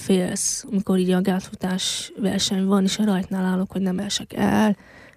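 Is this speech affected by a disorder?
Yes: hearing loss since birth; congenital, found at age one, device with surgery at 2.5, eight ear operations (3 left, 5 right) until ten; wears hearing device, blow to head could damage it.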